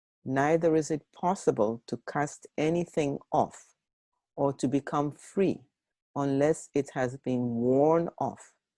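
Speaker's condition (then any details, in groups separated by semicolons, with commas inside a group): No condition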